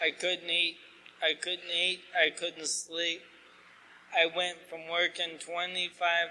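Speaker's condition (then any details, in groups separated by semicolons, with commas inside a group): ALS; asked to talk slower, clearer, losing voice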